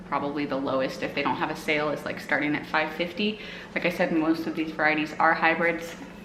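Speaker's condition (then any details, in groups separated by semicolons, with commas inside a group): No condition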